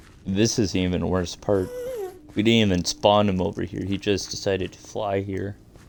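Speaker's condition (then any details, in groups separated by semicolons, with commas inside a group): No condition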